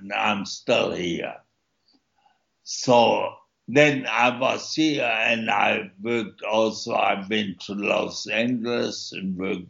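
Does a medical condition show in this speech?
Yes: stroke with speech impediment; tracheotomy, nasal feeding tube, vena cava filter, right side partly paralyzed; had to learn to speak again, speech impediment still audible, presses more air to sound.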